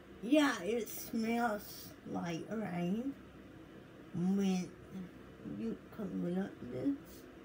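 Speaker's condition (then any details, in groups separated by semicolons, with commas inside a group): Cerebral palsy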